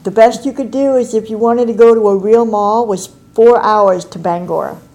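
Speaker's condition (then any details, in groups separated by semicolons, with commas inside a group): Cleft palate and cleft lip; congenital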